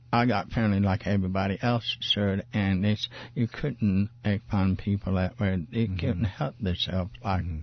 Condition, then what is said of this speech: Parkinson's disease. Every Monday evening, after we get done with the singing man, Stephen McClary, we sat and talked, and my voice is more plainer.